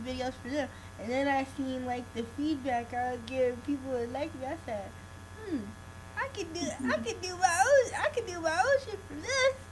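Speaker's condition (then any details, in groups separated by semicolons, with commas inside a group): Cerebral palsy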